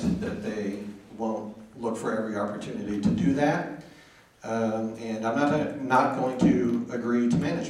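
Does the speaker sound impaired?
No.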